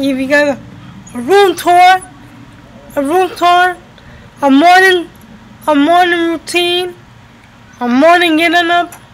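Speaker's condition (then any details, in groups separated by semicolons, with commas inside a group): Cerebral palsy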